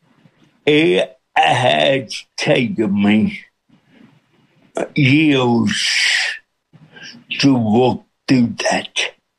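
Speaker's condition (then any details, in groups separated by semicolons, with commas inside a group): Cerebral palsy with speech impediment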